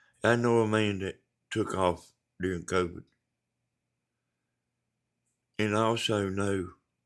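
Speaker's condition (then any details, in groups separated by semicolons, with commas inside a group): Brain bleed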